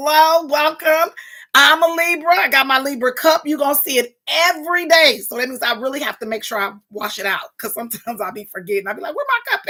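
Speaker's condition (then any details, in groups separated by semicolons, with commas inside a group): No condition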